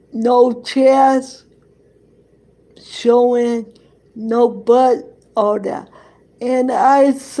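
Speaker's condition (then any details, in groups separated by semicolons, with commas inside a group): Cerebral palsy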